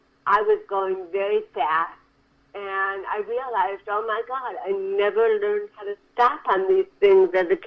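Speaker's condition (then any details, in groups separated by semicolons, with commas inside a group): Cerebral palsy; from birth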